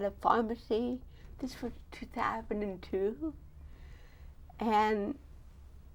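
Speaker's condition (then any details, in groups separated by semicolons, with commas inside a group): Cerebral palsy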